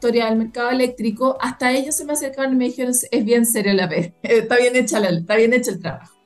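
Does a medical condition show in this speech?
No.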